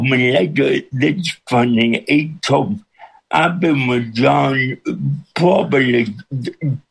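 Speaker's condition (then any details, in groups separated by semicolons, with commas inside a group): Cerebral palsy with speech impediment; audience followed within minutes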